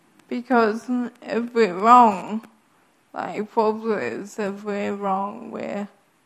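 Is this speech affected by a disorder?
Yes: Friedreich's ataxia; degenerative, gets worse over time, spinal surgery at 13 for curved spine; progressive, kept getting worse, many things can no longer do, life-limiting; cannot speak if quiet.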